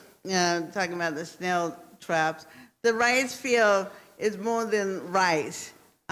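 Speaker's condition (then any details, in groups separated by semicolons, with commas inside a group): Cerebral palsy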